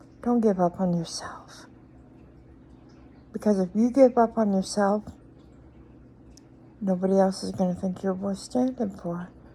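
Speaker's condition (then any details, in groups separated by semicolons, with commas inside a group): Cerebral palsy; speech noticeably atypical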